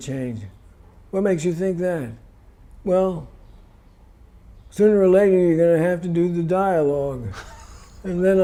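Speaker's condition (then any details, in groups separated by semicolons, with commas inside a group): Parkinson's disease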